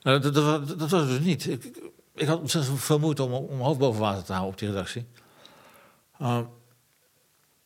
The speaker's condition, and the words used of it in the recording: Parkinson's disease. Nou, dat, ik schiet nou vol, dat, is, dat gebeurt altijd als ik dit, dit soort dingen vertel.